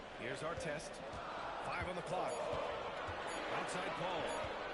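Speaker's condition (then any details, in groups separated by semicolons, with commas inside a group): No condition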